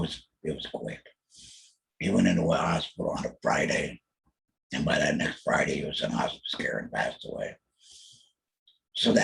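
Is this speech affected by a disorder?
Yes: total laryngectomy; surgery, then chemotherapy and radiation.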